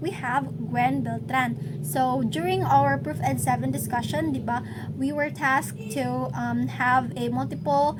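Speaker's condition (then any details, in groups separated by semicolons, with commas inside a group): No condition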